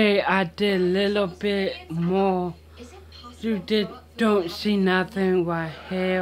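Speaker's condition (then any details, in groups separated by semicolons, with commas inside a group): Mild cerebral palsy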